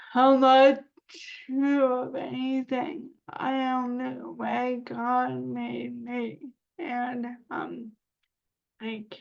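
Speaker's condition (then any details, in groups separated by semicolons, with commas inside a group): Cerebral palsy; spasticity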